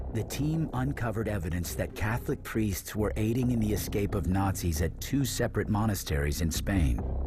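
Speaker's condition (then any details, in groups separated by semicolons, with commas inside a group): No condition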